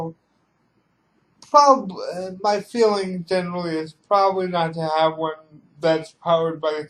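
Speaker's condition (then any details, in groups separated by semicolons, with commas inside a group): Cerebral palsy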